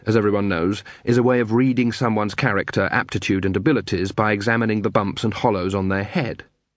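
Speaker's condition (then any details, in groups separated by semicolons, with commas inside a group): No condition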